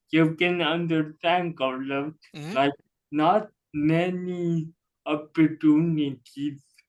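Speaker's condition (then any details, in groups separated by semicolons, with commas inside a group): Cerebral palsy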